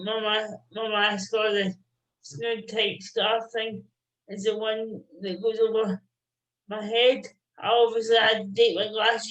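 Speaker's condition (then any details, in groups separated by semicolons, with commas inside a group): Cerebral palsy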